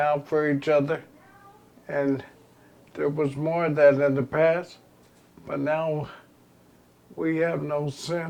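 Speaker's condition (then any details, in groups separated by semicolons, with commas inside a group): ALS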